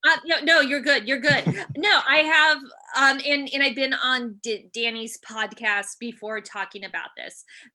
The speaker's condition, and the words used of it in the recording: Stuttering. I stutter a lot on that.